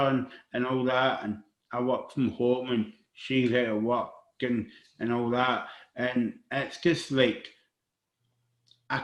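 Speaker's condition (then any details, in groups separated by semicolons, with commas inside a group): Cerebral palsy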